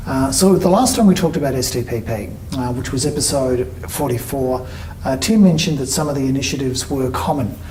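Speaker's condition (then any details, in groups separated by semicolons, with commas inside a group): No condition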